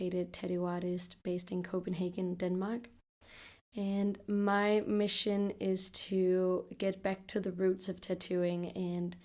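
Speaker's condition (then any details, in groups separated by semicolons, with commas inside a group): No condition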